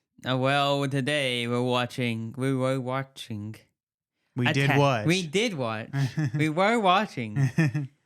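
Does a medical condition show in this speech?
No.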